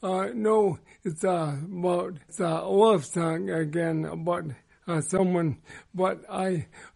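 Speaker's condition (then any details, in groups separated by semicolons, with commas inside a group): ALS; slower progression than most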